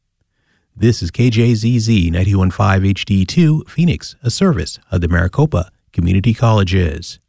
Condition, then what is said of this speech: No condition.